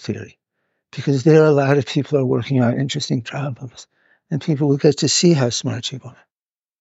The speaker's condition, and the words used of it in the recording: Parkinson's disease. This is one of the reasons why the audio was tough to capture at different points.